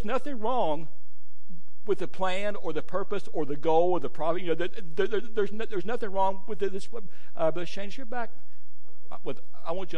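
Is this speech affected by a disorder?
Yes: stuttering; once felt speech made preaching impossible; preaching a sermon, prays for clarity of speech; jokes listeners probably haven't noticed; here repeated sounds.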